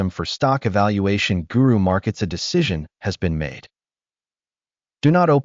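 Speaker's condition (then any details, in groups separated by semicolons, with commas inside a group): No condition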